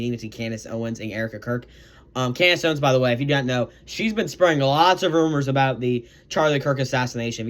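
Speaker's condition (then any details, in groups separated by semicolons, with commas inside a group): No condition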